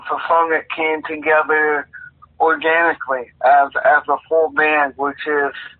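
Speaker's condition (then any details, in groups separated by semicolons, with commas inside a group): Cerebral palsy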